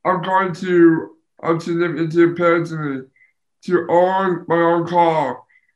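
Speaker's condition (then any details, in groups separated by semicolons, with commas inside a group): Down syndrome; speech sometimes needs translating by father, words hard to understand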